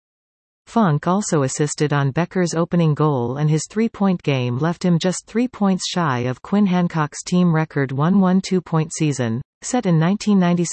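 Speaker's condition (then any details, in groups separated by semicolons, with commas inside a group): No condition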